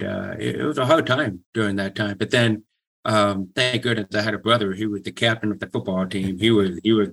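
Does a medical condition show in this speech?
Yes: severe to profound hearing loss; congenital severe to profound hearing loss, identified near age 2, two deaf uncles, hearing aids since early childhood; speech language therapy programs in childhood, relied on lip reading when aids failed.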